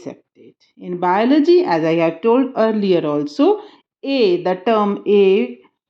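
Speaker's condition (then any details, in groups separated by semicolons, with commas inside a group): No condition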